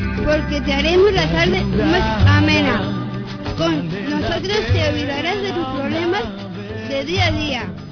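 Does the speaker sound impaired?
Yes: Down syndrome; member of Fundación Síndrome de Down de Madrid.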